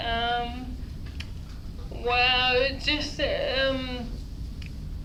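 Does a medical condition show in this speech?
Yes: dysarthria; slurred speech, worse loud, variable days, pauses to breathe.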